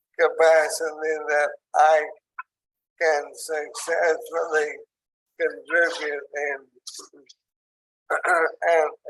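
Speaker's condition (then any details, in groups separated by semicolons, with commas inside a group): ALS; onset in hands and arms, tracheostomy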